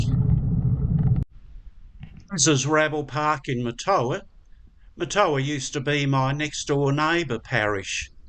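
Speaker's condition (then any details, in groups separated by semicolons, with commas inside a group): No condition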